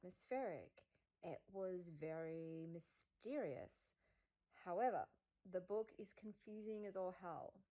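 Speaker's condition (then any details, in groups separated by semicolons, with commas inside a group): No condition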